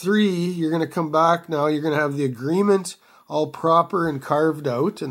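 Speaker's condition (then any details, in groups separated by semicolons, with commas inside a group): No condition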